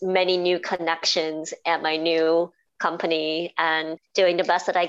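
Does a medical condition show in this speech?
Yes: cleft palate and cleft lip; congenital, speech therapy as a teenager.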